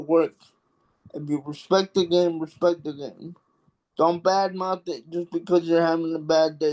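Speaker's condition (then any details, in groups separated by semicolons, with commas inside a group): Cerebral palsy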